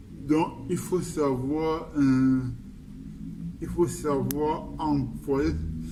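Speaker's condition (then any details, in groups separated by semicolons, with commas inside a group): Cerebral palsy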